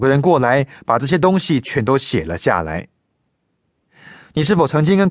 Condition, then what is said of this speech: None; typical speech.